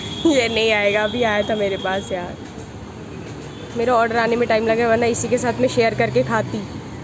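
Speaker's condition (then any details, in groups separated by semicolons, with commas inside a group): No condition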